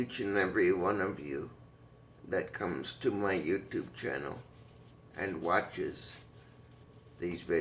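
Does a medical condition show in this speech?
Yes: cerebral palsy.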